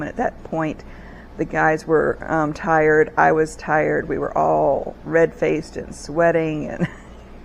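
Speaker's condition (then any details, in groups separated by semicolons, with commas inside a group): No condition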